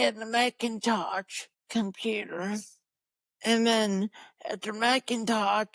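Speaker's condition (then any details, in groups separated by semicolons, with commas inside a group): Cerebral palsy; birth injury, left hand stronger than right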